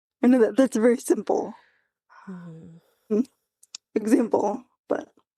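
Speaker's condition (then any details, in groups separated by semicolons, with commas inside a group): Quadriplegic cerebral palsy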